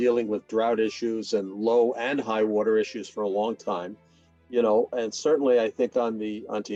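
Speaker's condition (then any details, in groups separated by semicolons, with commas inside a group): No condition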